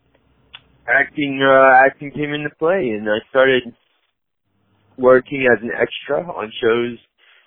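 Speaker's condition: Cerebral palsy, mild; had speech therapy

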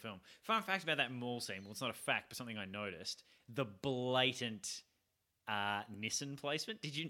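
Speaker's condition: No condition

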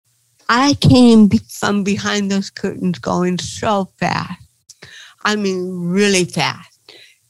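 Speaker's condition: Cerebral palsy; titanium neck limiting looking up

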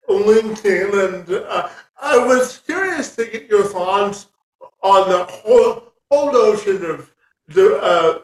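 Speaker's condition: Spastic quadriplegia cerebral palsy

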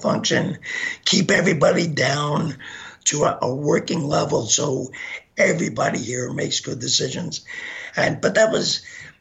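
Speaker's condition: Gunshot injury to voice box; hit spine

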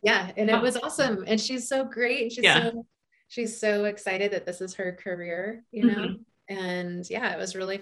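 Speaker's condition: No condition

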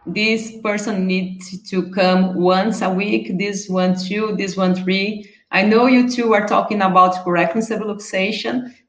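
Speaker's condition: No condition

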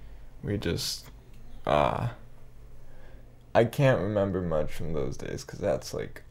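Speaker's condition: Cerebral palsy, spastic quadriplegia; regular stretching, walking and exercise, occasional pain when muscles tight

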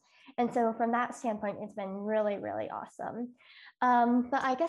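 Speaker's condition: Cleft lip and palate

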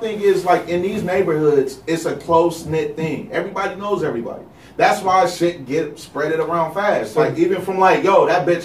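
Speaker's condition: No condition

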